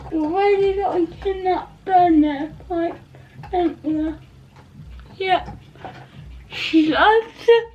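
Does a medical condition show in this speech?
Yes: cerebral palsy; not quadriplegic.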